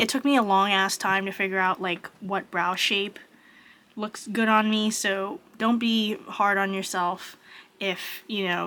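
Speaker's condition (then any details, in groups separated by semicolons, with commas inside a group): No condition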